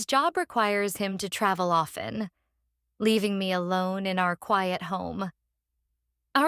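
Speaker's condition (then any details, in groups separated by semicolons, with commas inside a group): No condition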